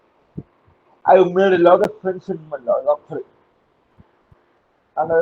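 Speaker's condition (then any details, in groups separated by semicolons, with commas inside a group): Cerebral palsy; uses wheelchair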